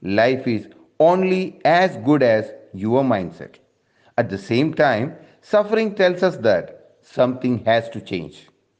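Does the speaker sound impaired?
No.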